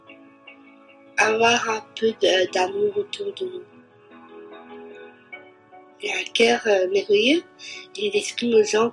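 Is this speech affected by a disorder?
Yes: Down syndrome (trisomy 21); congenital chromosome 21 anomaly, intellectual disability, developmental delay, 34-year-old woman.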